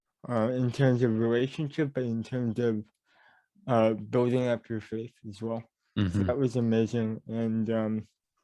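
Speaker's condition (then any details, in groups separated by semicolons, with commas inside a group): Cerebral palsy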